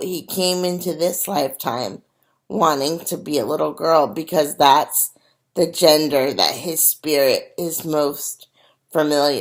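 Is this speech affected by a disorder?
Yes: cerebral palsy.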